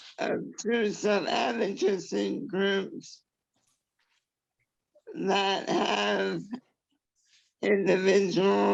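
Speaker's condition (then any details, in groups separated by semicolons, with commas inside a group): Traumatic brain injury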